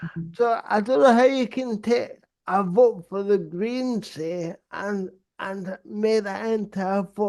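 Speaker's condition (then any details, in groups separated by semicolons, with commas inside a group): Cerebral palsy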